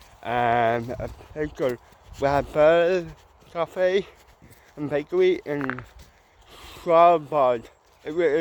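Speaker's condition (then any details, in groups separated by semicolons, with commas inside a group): Cerebral palsy; mild, ataxic type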